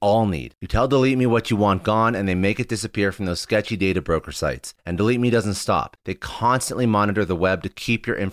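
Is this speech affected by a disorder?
No.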